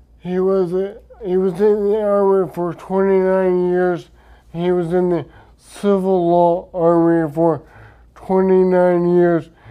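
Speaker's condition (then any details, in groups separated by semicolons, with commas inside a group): Traumatic brain injury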